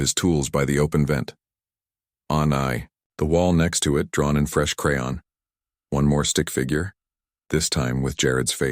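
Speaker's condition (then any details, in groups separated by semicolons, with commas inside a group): No condition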